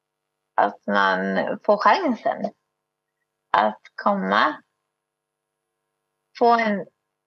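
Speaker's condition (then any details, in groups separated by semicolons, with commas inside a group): Cerebral palsy; wheelchair user, spastic body, left arm especially uncontrollable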